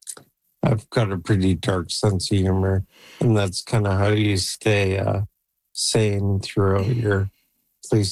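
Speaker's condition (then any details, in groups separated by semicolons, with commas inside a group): ALS; onset left leg freezing, age 48, Neuralink N1 implant 3 months, Toronto Western Hospital trial; voice declining, still speaking with own voice, voice banked via 11 labs for AI speech; voice deteriorating, expects soon unable to talk, plans Neuralink-driven computer speech in AI-cloned voice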